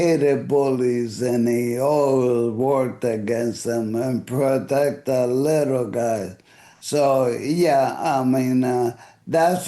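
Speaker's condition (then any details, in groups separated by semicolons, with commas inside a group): ALS; voice affected and fading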